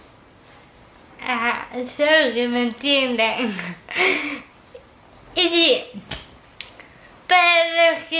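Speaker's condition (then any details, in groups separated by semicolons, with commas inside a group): Cerebral palsy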